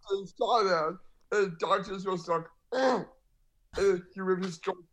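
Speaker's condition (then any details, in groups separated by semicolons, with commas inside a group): Down syndrome; congenital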